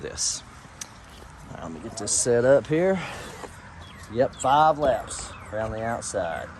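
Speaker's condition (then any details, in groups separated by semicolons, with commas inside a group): No condition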